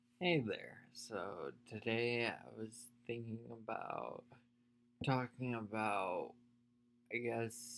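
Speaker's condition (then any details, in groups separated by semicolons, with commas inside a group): Spinocerebellar ataxia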